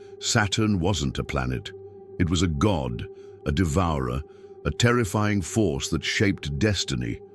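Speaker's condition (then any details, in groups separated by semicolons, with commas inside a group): No condition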